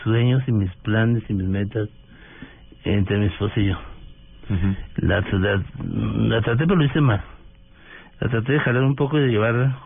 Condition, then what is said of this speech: Parkinson's disease. Y, vemos físicamente a alguien temblando y hablando mal.